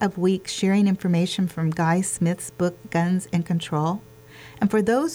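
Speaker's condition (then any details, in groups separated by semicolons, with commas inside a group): No condition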